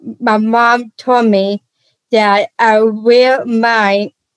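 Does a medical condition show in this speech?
Yes: Down syndrome; congenital, sleep apnea now in remission, no longer uses CPAP mask.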